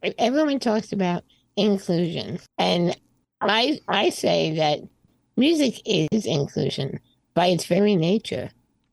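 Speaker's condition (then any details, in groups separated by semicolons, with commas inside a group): Spinal muscular atrophy type 2; hard time talking before medication, breathing, speaking, singing now stronger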